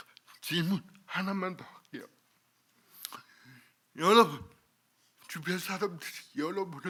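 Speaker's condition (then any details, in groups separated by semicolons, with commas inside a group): Cerebral palsy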